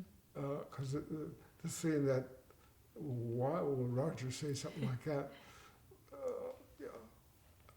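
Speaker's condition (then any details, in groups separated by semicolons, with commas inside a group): Cerebral palsy, mild; affects speech and walking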